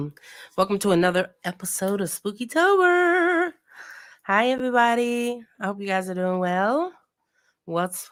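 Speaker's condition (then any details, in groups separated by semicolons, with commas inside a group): No condition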